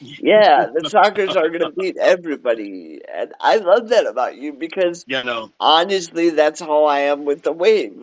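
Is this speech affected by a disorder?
Yes: cerebral palsy; cerebral palsy, wheelchair.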